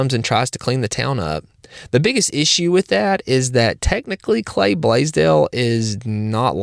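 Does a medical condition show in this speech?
No.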